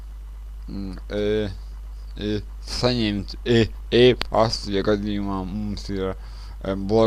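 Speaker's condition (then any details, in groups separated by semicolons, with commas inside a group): Cerebral palsy; since birth; speech not very clear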